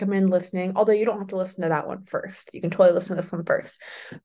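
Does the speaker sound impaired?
No.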